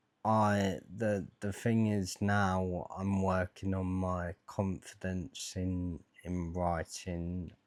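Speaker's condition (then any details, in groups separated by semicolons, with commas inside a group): Dystonia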